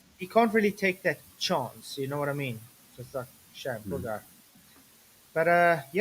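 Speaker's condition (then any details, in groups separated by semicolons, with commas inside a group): No condition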